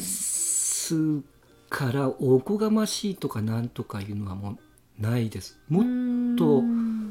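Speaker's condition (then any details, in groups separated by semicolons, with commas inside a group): Stuttering; long-standing, man in his fifties, coped by changing methods rather than trying to remove stutter; prolonged sounds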